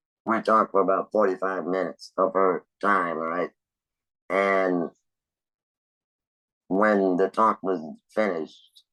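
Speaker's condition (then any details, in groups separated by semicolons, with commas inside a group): Laryngectomy; laryngectomy for cancer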